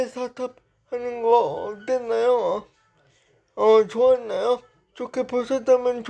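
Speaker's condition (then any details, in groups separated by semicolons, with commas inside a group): Brain lesion disability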